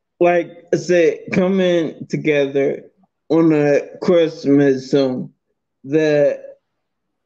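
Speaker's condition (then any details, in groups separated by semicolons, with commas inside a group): Multiple sclerosis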